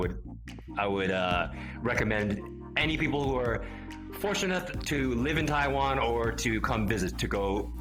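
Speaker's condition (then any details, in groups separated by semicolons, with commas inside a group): No condition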